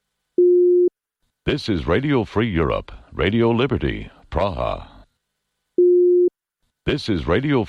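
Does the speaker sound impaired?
No.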